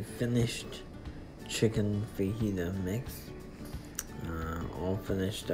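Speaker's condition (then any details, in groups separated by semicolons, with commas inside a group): Spastic diplegia cerebral palsy; spastic diplegia, uses wheelchair; in therapy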